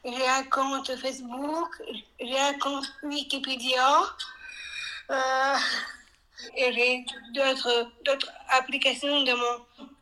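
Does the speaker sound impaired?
Yes: Down syndrome; trisomy 21; age 37, adult woman.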